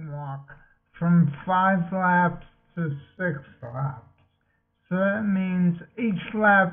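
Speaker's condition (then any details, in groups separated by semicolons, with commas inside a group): Multiple sclerosis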